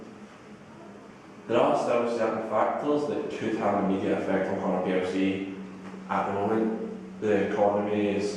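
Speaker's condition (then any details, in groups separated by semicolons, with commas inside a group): No condition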